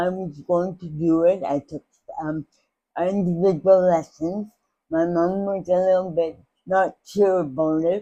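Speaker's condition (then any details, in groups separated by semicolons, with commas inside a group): Cerebral palsy; speech impairment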